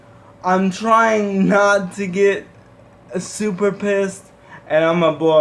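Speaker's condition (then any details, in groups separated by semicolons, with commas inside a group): Cerebral palsy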